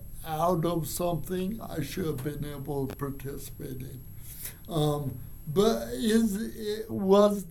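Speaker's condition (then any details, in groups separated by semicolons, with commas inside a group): Cerebral palsy; from birth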